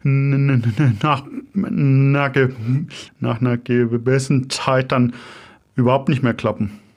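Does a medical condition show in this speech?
Yes: stuttering; developmental, lifelong, possibly inherited, father stuttered, brother fluent, logopedic speech therapy, constant since second grade; stutters while hosting, word and phrase repetitions, repeated fillers; repeated filler hesitations; here repeated words, prolonged sounds.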